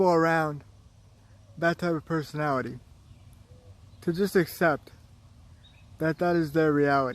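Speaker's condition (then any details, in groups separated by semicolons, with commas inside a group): Cerebral palsy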